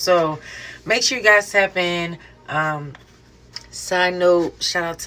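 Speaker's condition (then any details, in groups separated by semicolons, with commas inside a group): No condition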